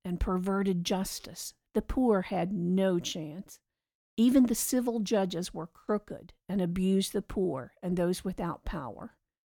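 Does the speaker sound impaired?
No.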